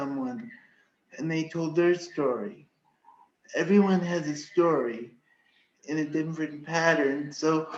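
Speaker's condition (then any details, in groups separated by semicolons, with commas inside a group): Cerebral palsy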